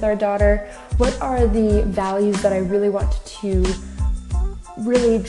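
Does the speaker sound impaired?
No.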